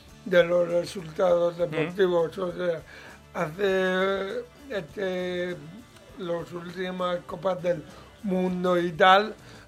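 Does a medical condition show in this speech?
Yes: cerebral palsy; mild, lesser degree of disability.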